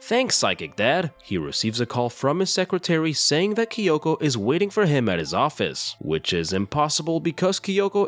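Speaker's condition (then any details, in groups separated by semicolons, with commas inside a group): No condition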